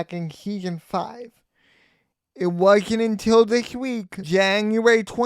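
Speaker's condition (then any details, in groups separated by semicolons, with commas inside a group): Cerebral palsy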